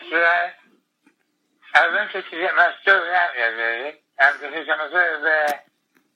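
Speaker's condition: Tongue cancer, glossectomy, most of tongue removed; speech harder and harder after tongue removal, very slow

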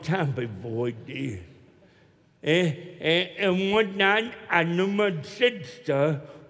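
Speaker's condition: Cerebral palsy; speech impediment

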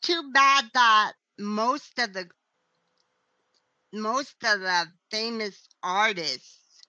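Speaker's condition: Cerebral palsy; trying to sing again

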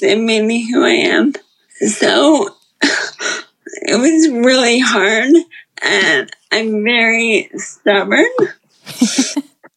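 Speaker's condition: Friedreich's ataxia; rare debilitating neuromuscular disorder, signs from about age 12 with scoliosis, genetically confirmed at 22; progressive, degenerative, moved from walking to walker to wheelchair, uses wheelchair; communication becoming more challenging as disease progresses

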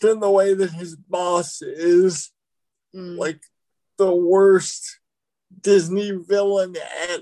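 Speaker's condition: Cerebral palsy

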